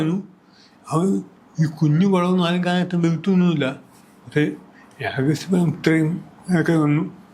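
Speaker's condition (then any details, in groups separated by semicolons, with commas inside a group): Cerebral palsy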